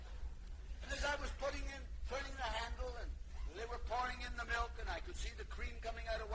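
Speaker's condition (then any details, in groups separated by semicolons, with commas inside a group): No condition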